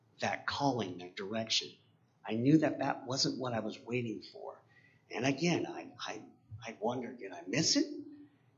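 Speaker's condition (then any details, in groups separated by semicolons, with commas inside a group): Cleft palate; congenital cleft palate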